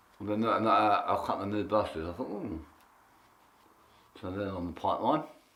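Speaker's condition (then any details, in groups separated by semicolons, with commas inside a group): Tongue cancer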